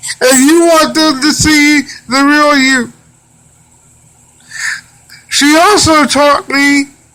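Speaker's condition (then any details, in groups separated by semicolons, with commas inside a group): Cerebral palsy; wheelchair user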